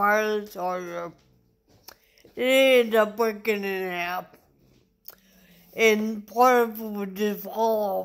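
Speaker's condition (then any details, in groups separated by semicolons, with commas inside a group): Traumatic brain injury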